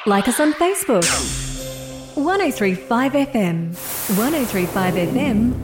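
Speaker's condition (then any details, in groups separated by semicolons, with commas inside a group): No condition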